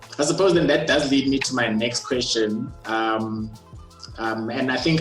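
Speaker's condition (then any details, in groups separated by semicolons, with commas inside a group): No condition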